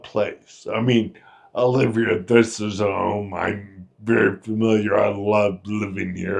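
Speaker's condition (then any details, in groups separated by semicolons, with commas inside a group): Friedreich's ataxia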